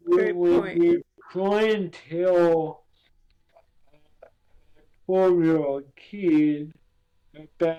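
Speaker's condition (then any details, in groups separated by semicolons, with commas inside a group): Cerebral palsy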